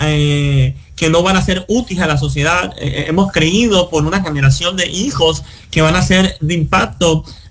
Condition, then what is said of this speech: Cleft palate. De hecho, aún después de 7 cirugías, mi fosa nasal sigue abierta.